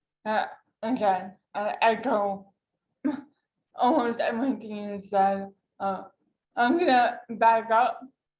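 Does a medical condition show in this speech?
Yes: cerebral palsy.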